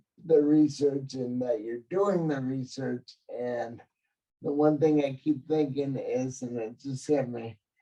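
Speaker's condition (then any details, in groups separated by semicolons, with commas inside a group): Cerebral palsy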